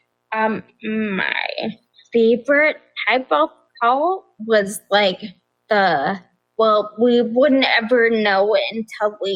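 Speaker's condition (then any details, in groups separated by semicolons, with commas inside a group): Progressive ataxia; affects speech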